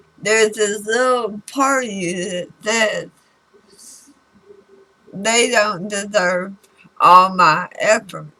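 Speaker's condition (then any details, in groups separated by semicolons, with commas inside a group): Throat cancer radiation damage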